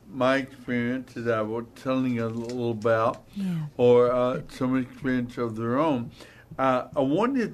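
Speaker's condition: Hemorrhagic stroke, hemorrhagic, basal ganglia

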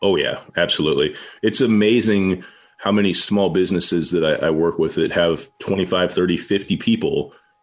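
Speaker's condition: No condition

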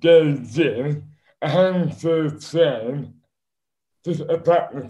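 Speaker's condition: Dystonia; affects speech and hands

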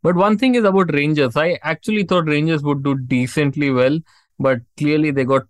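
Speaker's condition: No condition

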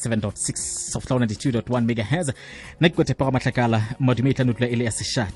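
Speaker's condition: No condition

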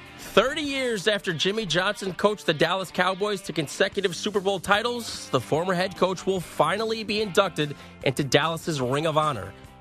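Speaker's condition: No condition

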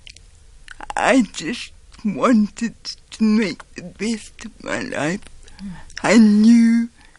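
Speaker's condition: Cerebral palsy; never talking

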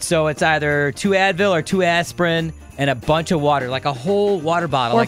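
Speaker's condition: No condition

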